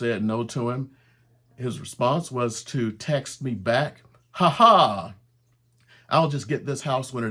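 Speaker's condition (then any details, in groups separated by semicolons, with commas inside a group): No condition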